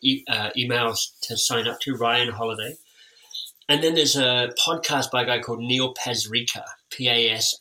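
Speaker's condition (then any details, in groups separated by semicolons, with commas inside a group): Cleft lip and palate; time with an orthodontist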